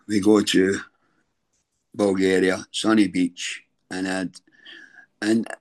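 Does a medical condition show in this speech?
Yes: throat cancer treatment effects; stage 4 throat cancer 6.5 years into recovery, chemo, radiotherapy, tracheostomy, neck nerves repaired, remission 2.5 years; throat pain after chemo, managed with doctor's medication; voice changed by throat cancer and treatment, deep voice.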